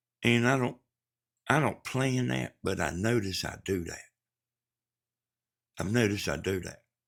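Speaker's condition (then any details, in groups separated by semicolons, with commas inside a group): Brain bleed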